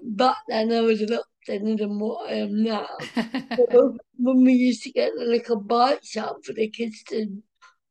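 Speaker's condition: Cerebral palsy, mild

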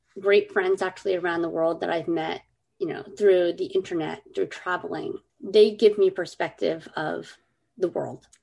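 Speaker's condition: Cleft lip and palate; congenital

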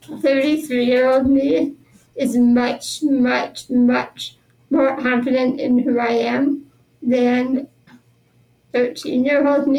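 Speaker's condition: Spinal muscular atrophy; genetic progressive neuromuscular disease, born with it, all muscles weaker, never walked, power wheelchair since about age 2

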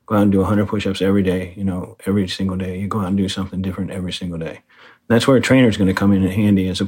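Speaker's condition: Parkinson's disease; right-sided weakness noticed on long group bike ride, diagnosed by neurologist, confirmed by second opinion; six years since diagnosis, new walking difficulty, needs hand support, minimal medication initially, heavy weightlifting

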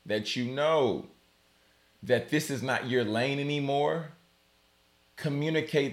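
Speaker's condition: No condition

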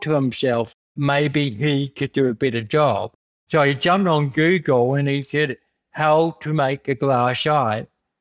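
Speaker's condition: Cerebral palsy; congenital

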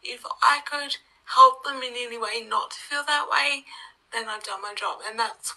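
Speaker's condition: Cerebral palsy; wheelchair user

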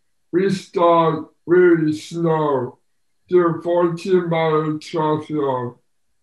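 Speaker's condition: Down syndrome

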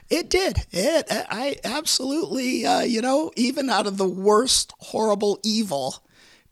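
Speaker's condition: Vocal cord cancer, repeated surgery; about 17 years since diagnosis

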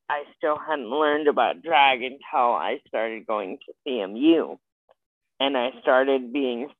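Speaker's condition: Spastic quadriplegic cerebral palsy; age 27

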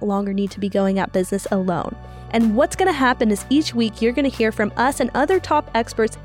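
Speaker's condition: No condition

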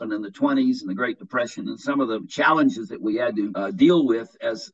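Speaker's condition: No condition

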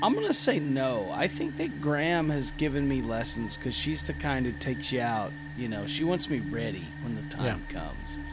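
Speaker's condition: No condition

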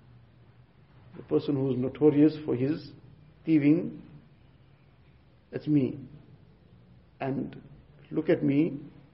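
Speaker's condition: No condition

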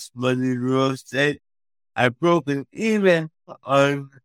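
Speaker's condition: Cerebral palsy; affects speech

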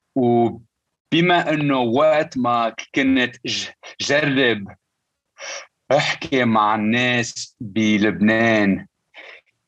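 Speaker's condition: Stuttering; debilitating stutter, avoided speaking almost entirely for over 25 years; prolonged sounds, blocks

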